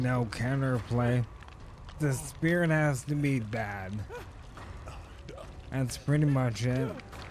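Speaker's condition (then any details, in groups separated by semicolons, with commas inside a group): ALS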